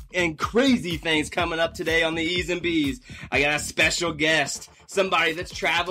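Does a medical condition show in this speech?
No.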